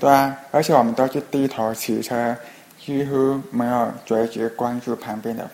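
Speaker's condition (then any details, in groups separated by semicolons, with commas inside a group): Hearing impairment; trouble following fast speech in Skype video meetings, falls behind others' pace; Skype video calls hard, others speak too fast, gets interrupted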